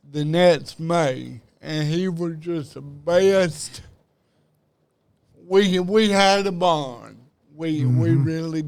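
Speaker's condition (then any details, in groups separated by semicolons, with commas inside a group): Cerebral palsy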